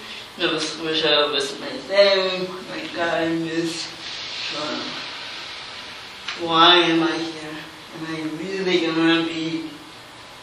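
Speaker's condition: Cerebral palsy

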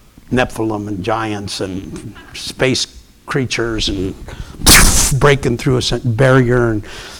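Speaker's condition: No condition

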